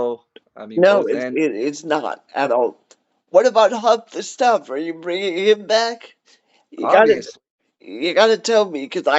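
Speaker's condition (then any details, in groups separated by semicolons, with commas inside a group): Cerebral palsy; cerebral palsy, wheelchair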